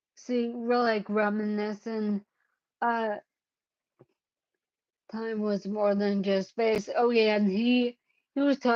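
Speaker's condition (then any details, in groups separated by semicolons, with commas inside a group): Cerebellar ataxia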